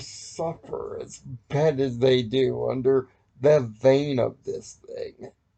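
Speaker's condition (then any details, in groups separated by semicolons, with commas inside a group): Cerebral palsy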